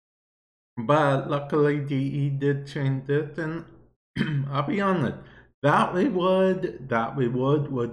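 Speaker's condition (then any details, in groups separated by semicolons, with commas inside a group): Cerebral palsy; affects speech a bit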